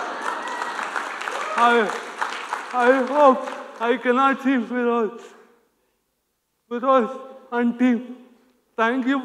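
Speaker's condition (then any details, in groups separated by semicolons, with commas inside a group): Cerebral palsy; hinders speech, sounds childlike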